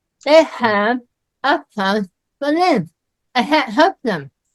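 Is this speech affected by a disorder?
Yes: myasthenia gravis.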